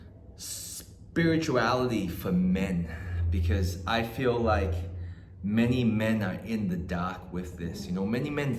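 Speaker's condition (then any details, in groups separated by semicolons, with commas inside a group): No condition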